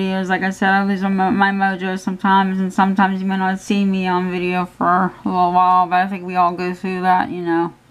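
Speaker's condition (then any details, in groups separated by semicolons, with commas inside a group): Cerebral palsy; hands affected, shaking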